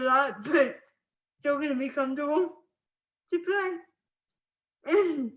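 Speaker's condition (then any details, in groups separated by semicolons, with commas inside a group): Spastic cerebral palsy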